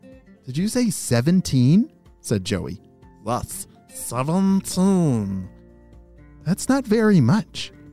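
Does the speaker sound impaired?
No.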